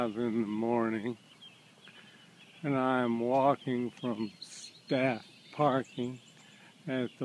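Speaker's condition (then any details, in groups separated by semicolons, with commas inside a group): Parkinson's; almost 14 years since diagnosis, diagnosed at 44, doing well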